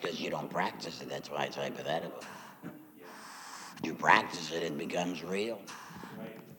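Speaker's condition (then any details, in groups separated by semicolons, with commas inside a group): Laryngectomy; says used to serve God with voice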